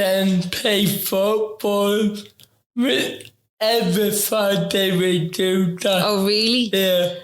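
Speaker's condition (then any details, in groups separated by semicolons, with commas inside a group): Ataxic cerebral palsy; affects talking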